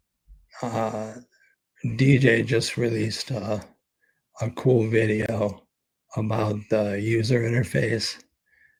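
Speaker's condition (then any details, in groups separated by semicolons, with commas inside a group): ALS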